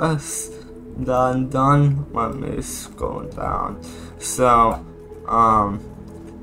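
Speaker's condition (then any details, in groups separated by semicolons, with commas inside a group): Cerebral palsy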